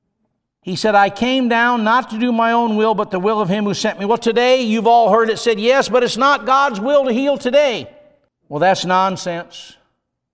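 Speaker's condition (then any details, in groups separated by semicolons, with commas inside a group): No condition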